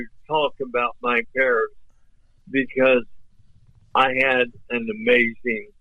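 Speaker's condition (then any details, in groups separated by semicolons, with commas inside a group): ALS; voice off but clear and understandable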